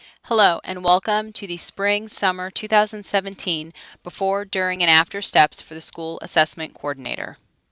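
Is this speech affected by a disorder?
No.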